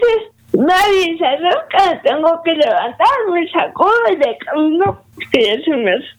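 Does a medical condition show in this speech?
Yes: cerebral palsy; premature, negligent right knee tumor surgery cut tendons, only crawled at 18 months, diagnosed age 18-19; walks slowly, no wheelchair, difficulty moving and handling objects, types on standard computer with fingers; some difficulty speaking, still able to speak.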